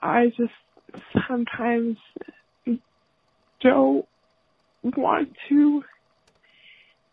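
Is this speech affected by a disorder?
Yes: stuttering; stuttering for about 12 years; ongoing stutter; here prolonged sounds, blocks.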